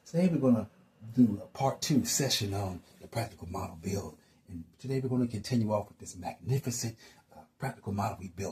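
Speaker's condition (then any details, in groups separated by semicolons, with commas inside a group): No condition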